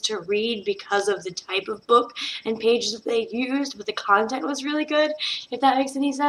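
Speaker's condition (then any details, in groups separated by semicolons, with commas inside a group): No condition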